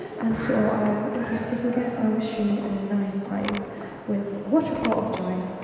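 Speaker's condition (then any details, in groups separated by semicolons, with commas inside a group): No condition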